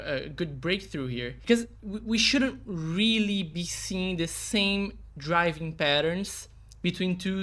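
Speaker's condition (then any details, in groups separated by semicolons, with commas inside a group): No condition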